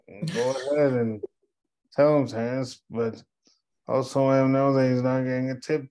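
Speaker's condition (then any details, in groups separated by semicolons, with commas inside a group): Cerebral palsy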